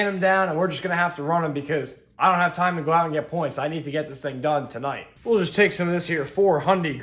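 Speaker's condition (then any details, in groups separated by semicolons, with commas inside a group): No condition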